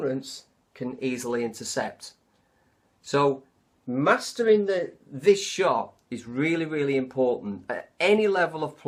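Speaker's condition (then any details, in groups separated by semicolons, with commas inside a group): No condition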